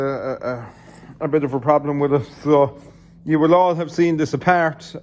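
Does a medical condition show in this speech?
No.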